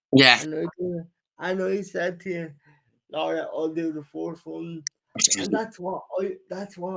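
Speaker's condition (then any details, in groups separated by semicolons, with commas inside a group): Cerebral palsy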